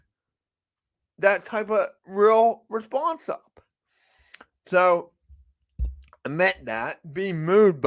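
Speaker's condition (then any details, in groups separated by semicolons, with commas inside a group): Cerebral palsy; from birth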